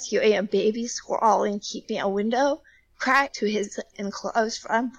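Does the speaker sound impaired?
Yes: spasmodic dysphonia; part of dystonia throughout body, onset as teenager in drama club, diagnosed in college, past Botox injections into vocal cords; voice cracking, may sound nervous, injections caused muteness for a month then very soft voice.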